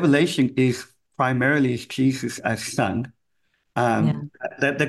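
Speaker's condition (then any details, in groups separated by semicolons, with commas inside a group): Cleft palate; congenital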